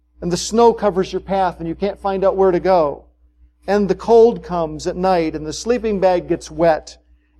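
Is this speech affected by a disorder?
No.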